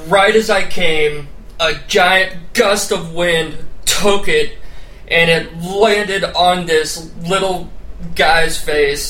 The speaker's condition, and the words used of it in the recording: Stuttering. So somebody told me that I should try to do a different voice.